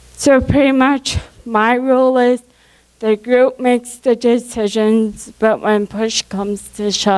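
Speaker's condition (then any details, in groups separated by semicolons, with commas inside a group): Cerebral palsy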